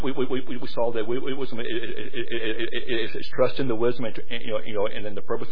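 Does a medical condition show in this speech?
Yes: stuttering; lifelong stutter; stuttering amount varies, heavy stuttering greatly lengthens speaking time; here repeated sounds.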